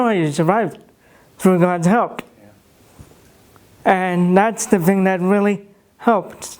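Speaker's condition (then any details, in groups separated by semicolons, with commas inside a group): Cerebral palsy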